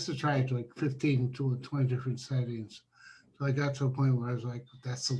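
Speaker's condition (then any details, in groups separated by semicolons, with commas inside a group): Parkinson's disease; right-side tremor, deep brain stimulation implant; right-side tremor gone after stimulation, previously on levodopa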